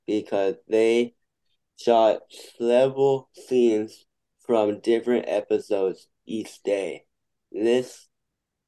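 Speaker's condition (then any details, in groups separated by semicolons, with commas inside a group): Down syndrome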